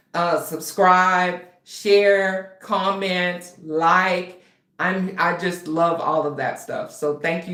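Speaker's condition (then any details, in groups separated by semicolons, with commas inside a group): No condition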